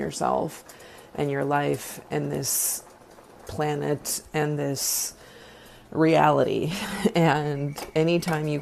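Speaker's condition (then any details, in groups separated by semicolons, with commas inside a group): No condition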